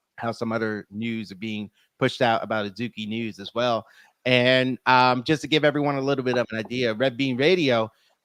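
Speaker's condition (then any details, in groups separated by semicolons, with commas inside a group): No condition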